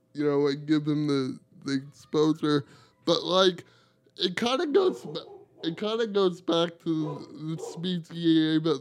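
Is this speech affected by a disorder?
Yes: cerebral palsy; wheelchair user.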